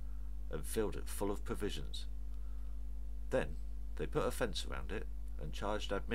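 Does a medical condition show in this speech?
No.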